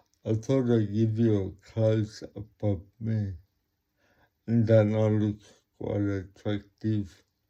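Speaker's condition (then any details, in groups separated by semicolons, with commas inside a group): Cerebral palsy; talks slowly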